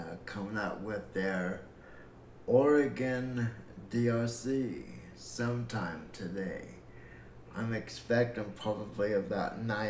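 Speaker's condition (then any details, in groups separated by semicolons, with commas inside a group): Cerebral palsy; breathing fine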